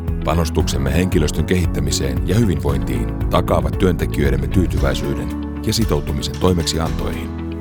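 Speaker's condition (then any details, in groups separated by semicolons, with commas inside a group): No condition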